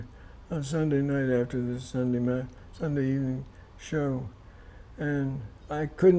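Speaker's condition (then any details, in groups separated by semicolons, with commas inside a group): Parkinson's disease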